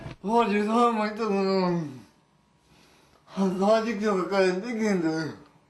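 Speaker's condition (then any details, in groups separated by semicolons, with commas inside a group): Grade 1 brain lesion disability, severe; grade 1 brain lesion, joints cannot move freely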